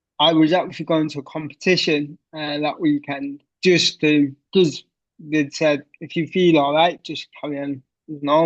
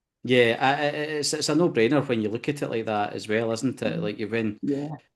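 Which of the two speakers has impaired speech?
The first: cerebral palsy; wheelchair since age six, childhood surgery; tight painful hip flexors after recent surgery.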